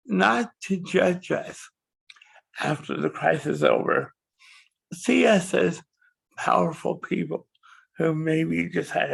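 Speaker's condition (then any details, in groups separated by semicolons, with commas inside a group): Cerebral palsy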